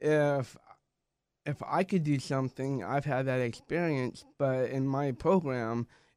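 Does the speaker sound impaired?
Yes: Down syndrome.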